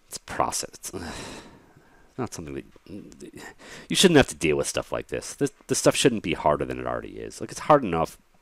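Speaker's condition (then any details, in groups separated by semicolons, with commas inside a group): No condition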